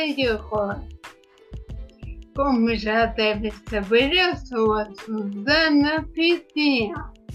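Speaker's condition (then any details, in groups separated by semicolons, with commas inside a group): Ataxia after brain injury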